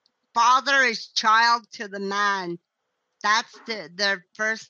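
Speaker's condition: Cerebral palsy; present from birth, vocal cords damaged by intubation tube during surgery; voice ruined by intubation, lost singing ability, trying to sing again

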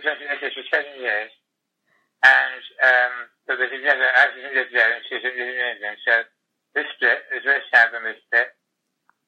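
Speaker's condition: Tongue cancer, glossectomy; most of tongue removed

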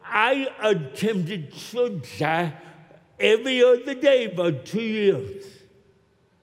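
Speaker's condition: Cerebral palsy; oxygen cut off at birth for 18 minutes in Jonesboro, Arkansas, walks with limp, neck operation; speech impediment, hard for many to understand

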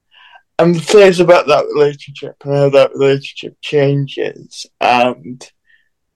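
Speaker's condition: Cerebral palsy

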